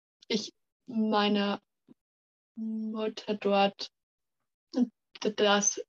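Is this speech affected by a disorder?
Yes: stuttering; stuttering since kindergarten age, many logopedists and speech therapists, stuttering therapy groups with other stutterers; 18 years old, fighting stuttering less with pressure and resistance; part-word and word repetitions, we wegzulaufen; here blocks.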